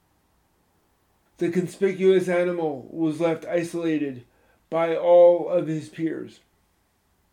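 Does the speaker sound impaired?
Yes: spastic cerebral palsy, moderate; from spinal meningitis at birth, born two months premature, primarily affects legs.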